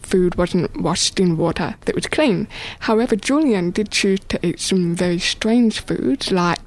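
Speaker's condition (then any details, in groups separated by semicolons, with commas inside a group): Deafness, born deaf; probably congenital deafness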